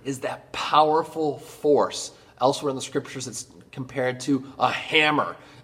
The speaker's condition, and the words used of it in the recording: No condition.